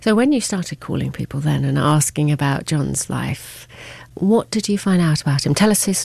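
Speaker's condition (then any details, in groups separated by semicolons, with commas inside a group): No condition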